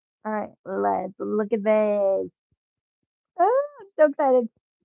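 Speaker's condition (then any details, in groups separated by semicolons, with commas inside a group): Cerebral palsy, spastic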